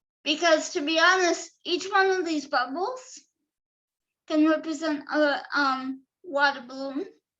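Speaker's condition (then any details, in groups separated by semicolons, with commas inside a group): Cerebral palsy; affects all four limbs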